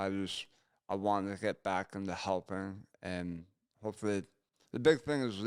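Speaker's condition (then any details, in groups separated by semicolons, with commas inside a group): Gunshot injury to chin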